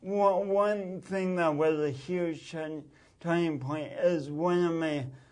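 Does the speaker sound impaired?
Yes: speech impediment from birth oxygen loss; pronounced speech impediment since birth, distinguished one-of-a-kind unique accent.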